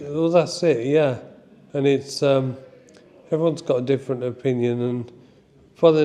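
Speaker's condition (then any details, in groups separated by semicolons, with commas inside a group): Motor neurone disease; ALS type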